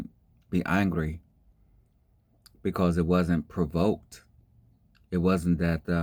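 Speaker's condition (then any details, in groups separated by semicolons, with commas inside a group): No condition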